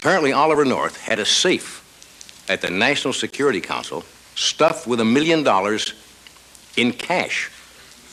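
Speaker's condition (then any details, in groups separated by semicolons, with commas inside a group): No condition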